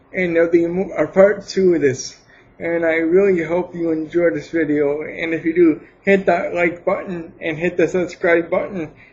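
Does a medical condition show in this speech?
Yes: cerebral palsy; nonverbal as young child.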